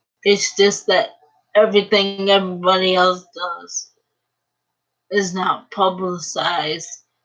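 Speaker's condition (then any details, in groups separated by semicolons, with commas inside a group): Cerebral palsy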